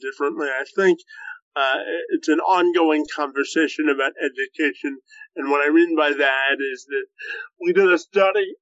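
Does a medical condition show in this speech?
Yes: cerebral palsy, spastic quadriplegia.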